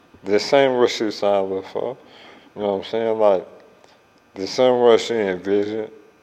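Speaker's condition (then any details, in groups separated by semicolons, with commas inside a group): ALS; speech progressively lost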